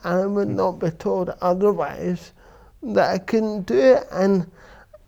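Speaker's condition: Cerebral palsy; from birth; affects verbal speech

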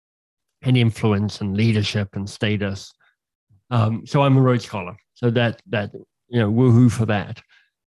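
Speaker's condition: Cleft lip and palate; surgery when young

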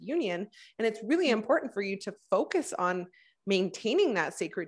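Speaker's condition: No condition

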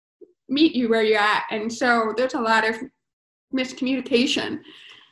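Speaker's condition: Profound hearing loss, congenital; pins speaker next to interpreter in video calls

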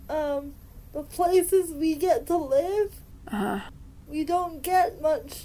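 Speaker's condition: Spastic cerebral palsy; uses cannabis for spasticity and pain

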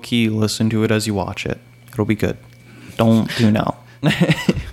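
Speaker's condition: No condition

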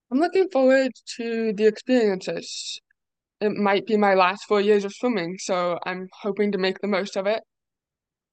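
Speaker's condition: Deafness; deaf or hard of hearing, relies on starter hand signals and strobe start lights at meets

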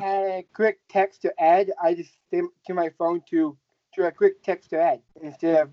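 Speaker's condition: Down syndrome; adult, 30 years old; recorded voice samples for Google project understood, Project Euphonia, to train speech recognition

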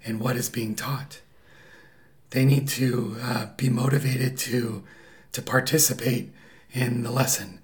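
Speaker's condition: Paralyzed vocal cord; caused by thyroid cancer

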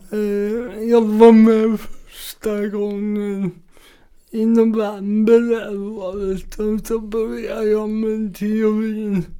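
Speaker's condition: Cerebral palsy; mainly affects speech and balance

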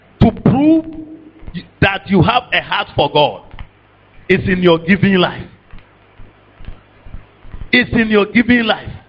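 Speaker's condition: No condition

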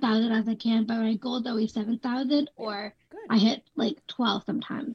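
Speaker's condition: Down syndrome; past speech therapy, therapist helped connect with thoughts, open heart surgery at 19, stopped singing and vocal coaching afterwards; 21 years old, recovering well from heart surgery; mother says speaks fast, hosts say speaks and sings beautifully, eloquent, not too fast, self-described big talker

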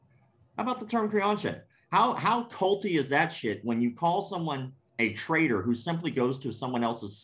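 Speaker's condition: Cleft palate; scars on face

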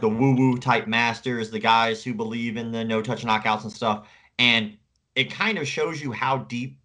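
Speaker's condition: Cleft palate; congenital cleft palate

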